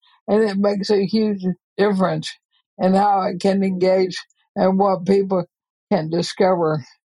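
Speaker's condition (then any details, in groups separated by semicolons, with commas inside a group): ALS; gasping while speaking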